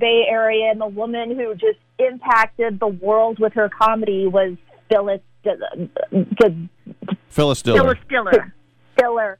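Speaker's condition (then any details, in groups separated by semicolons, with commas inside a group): Stuttering; stutter persisting into adulthood; audible stuttering during interview; still audibly stutters, including on stage, sometimes waits to stutter before addressing it; repeated sounds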